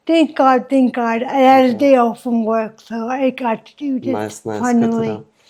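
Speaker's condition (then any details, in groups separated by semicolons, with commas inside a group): Cerebral palsy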